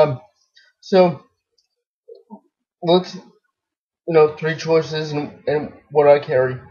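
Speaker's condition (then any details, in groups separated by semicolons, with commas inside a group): Spastic diplegia cerebral palsy; spastic diplegia, wheelchair user, sudden spasms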